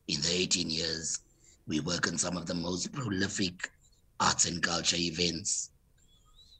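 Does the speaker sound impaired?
Yes: total laryngectomy; total laryngectomy for rare laryngeal cancer, suspected chondrosarcoma, surgeon Dr. Ismail, five operations, 24 days ICU; 25 months since laryngectomy, speaking with voice prosthesis since fifth operation; no natural voice, earlier Stephen Hawking-like voice, prior huskier voice, spasmodic dysphonia diagnosed.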